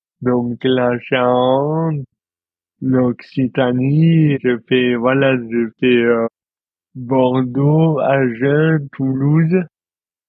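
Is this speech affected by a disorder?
Yes: dystonia; neurological movement disorder, present since birth, rare, affects fine motor skills, judo from age three to offset motor troubles; speech difficulties.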